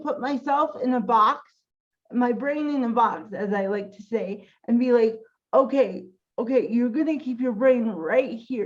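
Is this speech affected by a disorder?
Yes: cerebral palsy.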